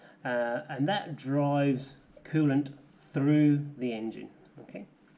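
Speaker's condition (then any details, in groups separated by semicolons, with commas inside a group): No condition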